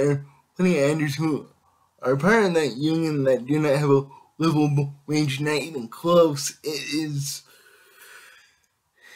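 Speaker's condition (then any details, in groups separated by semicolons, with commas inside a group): Cerebral palsy; able to speak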